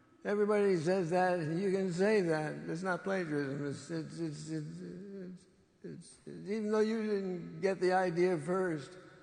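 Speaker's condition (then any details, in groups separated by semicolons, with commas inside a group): Parkinson's disease; diagnosed 20 years ago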